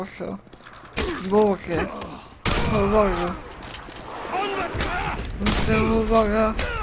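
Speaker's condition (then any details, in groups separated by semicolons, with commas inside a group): Cerebral palsy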